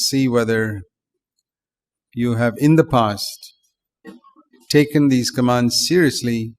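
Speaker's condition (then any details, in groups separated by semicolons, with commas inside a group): No condition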